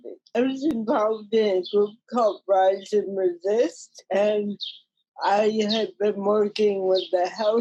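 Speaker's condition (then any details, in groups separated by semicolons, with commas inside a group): Cerebral palsy; mild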